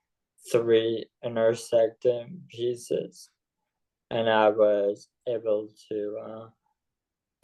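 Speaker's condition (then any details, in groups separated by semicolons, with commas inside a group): ALS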